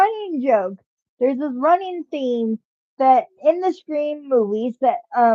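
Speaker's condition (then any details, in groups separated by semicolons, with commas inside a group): Cerebral palsy, spastic; from birth, muscle spasms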